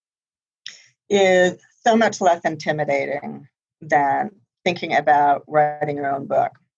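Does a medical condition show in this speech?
Yes: profound hearing loss, congenital, high-frequency; no hearing aids, relies on lip reading and body language.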